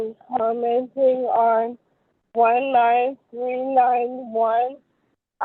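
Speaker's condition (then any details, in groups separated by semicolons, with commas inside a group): ALS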